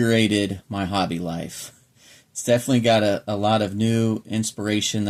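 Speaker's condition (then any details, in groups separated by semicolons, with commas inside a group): No condition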